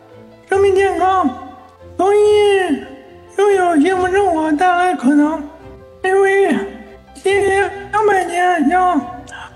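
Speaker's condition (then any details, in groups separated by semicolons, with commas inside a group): ALS; amyotrophic lateral sclerosis, cause unknown; joining by remote video link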